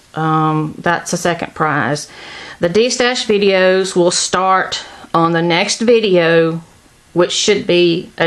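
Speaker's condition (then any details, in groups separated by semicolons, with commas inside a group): No condition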